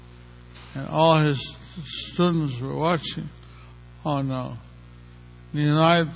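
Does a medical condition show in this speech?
Yes: stroke; a little over a year since stroke.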